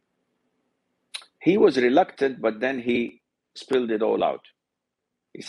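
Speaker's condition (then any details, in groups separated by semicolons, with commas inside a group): No condition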